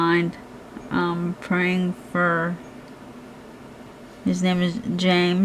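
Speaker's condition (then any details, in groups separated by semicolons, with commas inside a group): Cerebral palsy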